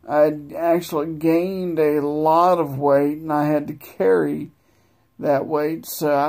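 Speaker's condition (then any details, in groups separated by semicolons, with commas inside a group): Multiple sclerosis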